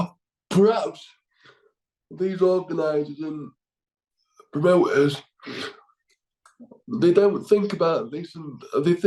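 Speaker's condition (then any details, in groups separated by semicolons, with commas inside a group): Cerebral palsy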